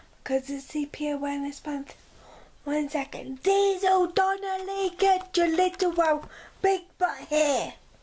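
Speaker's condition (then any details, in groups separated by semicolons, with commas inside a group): Cerebral palsy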